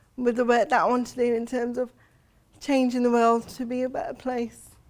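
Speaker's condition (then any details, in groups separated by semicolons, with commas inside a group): Cerebral palsy; since birth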